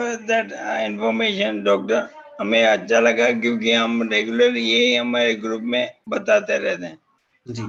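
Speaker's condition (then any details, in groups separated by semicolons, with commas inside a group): Motor neurone disease; voice strong and loud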